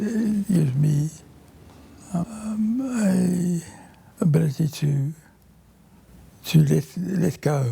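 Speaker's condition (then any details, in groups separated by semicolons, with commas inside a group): Parkinson's disease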